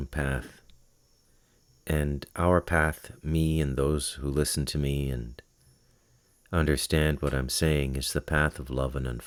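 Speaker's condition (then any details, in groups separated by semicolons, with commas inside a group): No condition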